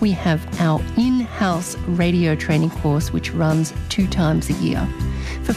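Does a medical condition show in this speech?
No.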